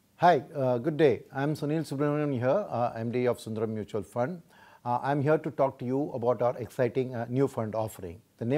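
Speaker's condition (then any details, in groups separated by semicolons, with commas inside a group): No condition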